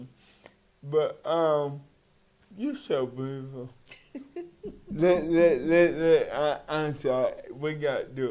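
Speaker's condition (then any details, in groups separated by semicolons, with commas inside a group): Cerebral palsy; from birth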